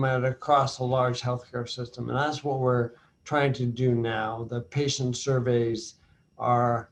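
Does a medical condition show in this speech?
Yes: bulbar onset ALS, mild.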